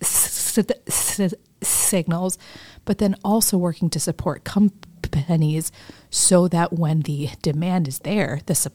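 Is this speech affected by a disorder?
Yes: stuttering; may stumble through questions; here prolonged sounds, blocks.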